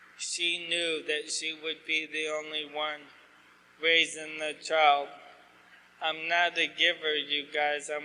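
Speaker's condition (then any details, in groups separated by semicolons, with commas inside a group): ALS; asked to talk slower, clearer, losing voice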